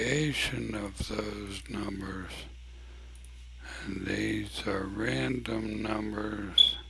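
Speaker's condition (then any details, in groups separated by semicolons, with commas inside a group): ALS; abnormally slow voice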